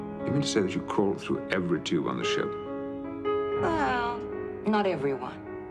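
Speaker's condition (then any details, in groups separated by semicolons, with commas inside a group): No condition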